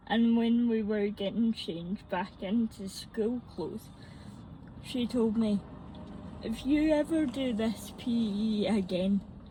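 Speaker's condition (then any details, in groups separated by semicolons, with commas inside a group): Mixed cerebral palsy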